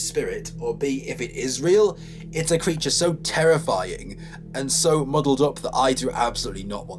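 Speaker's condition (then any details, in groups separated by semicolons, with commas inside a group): No condition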